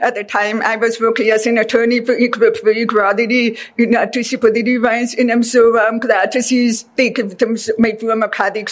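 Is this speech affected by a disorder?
Yes: deafness; speech therapy most of life with Mindy Kobomis, learning to talk, hear and pronounce words.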